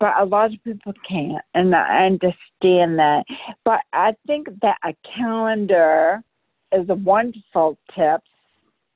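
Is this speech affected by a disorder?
Yes: brain aneurysm rupture; sudden ruptured brain aneurysm, coma afterward, relearned walking and talking, balance issues, physical therapy; not even four years since rupture, still learning to walk, swerves from balance issues; sounds different than before, speech leads people to think deaf.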